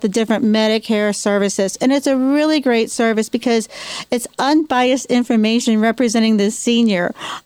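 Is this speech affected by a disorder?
No.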